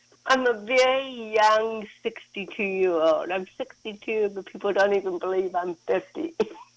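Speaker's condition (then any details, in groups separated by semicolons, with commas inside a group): Cerebral palsy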